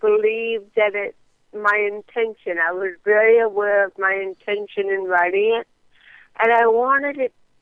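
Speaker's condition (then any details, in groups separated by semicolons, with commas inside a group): Cerebral palsy; speech and physical therapy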